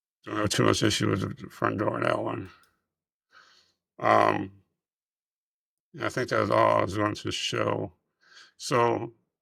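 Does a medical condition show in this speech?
Yes: multiple system atrophy.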